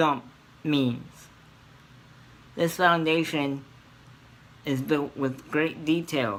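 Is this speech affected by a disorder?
Yes: cerebral palsy; scoliosis.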